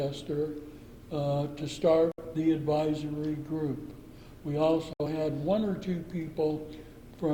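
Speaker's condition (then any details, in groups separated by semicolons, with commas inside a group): No condition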